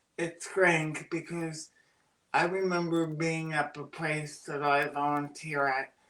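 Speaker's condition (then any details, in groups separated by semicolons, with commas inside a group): Cerebral palsy; birth oxygen deprivation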